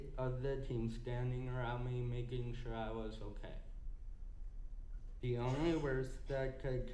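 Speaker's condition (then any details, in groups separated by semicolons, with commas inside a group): Cerebral palsy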